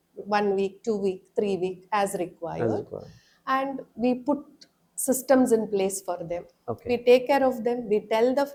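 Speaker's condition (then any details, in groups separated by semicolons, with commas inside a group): No condition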